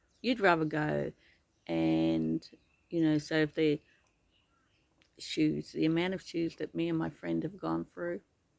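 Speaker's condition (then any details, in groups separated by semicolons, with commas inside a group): No condition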